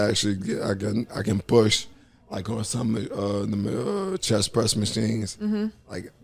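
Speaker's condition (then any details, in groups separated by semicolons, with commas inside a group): ALS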